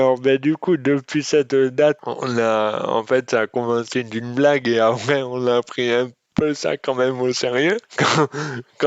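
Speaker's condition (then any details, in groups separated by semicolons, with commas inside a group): Dystonia; speech disorder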